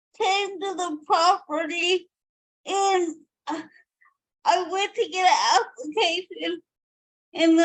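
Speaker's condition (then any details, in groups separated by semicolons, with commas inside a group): Cerebral palsy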